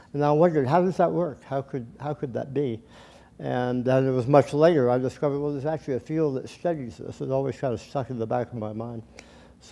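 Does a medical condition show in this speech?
Yes: tongue cancer surgery.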